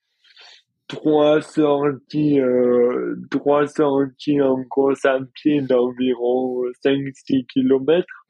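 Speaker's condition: Dystonia; involuntary muscle contractions

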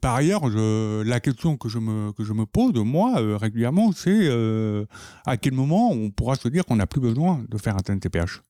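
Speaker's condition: Profound deafness from birth, congenital

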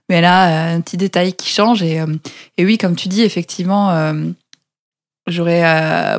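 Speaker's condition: No condition

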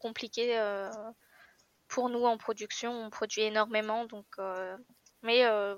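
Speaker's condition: No condition

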